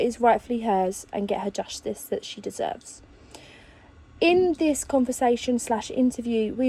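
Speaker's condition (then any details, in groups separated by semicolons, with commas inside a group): No condition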